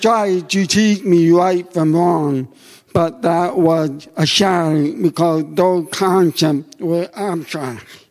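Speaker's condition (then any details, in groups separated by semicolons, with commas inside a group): Deafness; comfortable speaking and using own voice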